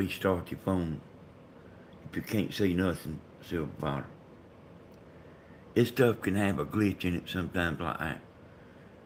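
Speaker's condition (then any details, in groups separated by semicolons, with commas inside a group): Brain bleed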